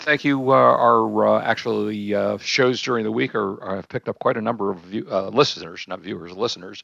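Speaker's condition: No condition

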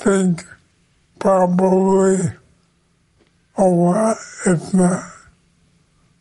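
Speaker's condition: ALS; slower form, onset at age 52 with hand weakness, head trauma suspected cause, fatal; body starting to fail, new treatment from Dr. Merit Sukovich slowing progression by a third; voice has lost its timbre

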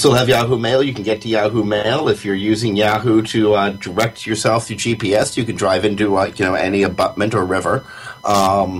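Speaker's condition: No condition

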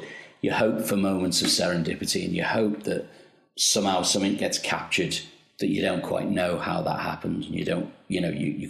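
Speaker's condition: No condition

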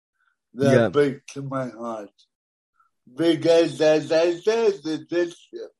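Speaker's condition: Cerebral palsy; lack of oxygen to brain, born premature, born deaf, no dexterity, types about 10 words a minute; noticeable speech impediment, Siri and speech recognition software cannot understand words, phone listeners hang up

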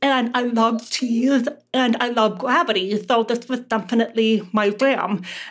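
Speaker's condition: Deafness; relies on lip reading

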